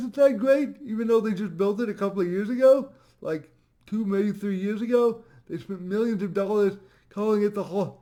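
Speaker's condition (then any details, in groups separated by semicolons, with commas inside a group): Cerebral palsy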